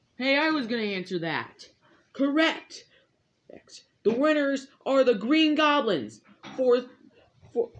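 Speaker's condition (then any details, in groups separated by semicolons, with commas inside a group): No condition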